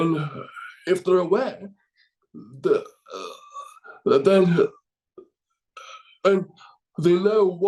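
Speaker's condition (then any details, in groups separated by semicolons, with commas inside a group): Cerebral palsy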